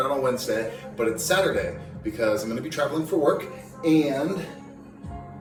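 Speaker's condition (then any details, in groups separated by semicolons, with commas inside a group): No condition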